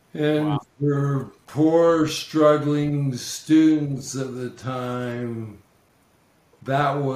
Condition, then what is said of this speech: ALS (motor neuron disease). We can we can hear you loud and clear.